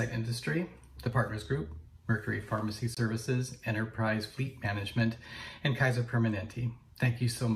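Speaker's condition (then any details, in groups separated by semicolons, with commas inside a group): No condition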